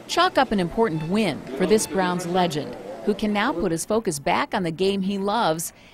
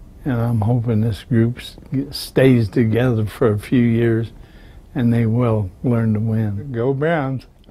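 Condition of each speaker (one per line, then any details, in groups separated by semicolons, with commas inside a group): No condition
Essential tremor; deep brain stimulation for right hand tremor; right hand tremor much improved after surgery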